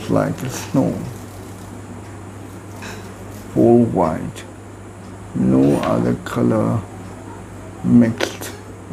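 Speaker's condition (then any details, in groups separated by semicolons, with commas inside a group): Cerebral palsy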